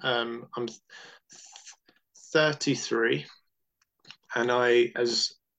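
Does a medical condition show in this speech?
Yes: stammer; stammer since birth or since first able to talk, lifelong, age 33, Jersey stammering support group; openly stammers, others often say stammer not bad or hardly noticeable; blocks at times, needs more time, struggles to push into conversation, formerly avoided words; here prolonged sounds, blocks.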